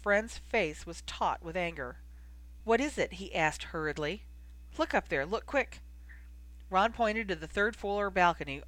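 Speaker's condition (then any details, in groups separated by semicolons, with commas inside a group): No condition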